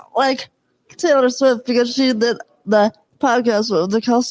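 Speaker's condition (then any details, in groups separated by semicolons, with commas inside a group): Cerebral palsy and dystonia; from birth, born 3 months premature, lack of oxygen to cerebellum, with dystonia causing muscle stiffness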